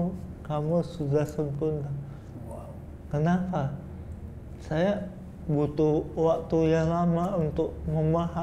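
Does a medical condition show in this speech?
Yes: cerebral palsy.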